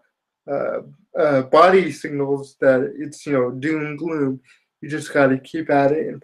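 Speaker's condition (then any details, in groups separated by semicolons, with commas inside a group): Spastic quadriplegia cerebral palsy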